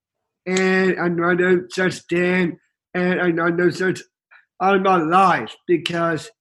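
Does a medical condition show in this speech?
Yes: Down syndrome.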